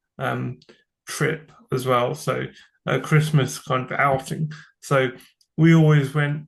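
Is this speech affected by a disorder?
Yes: cerebral palsy; from birth.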